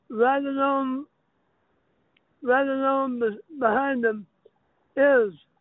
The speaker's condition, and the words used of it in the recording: Throat cancer. I've had throat cancer, so I'm not speaking in an unknown tongue.